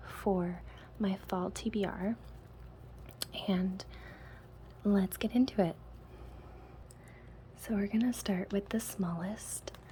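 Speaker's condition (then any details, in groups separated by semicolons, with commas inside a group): No condition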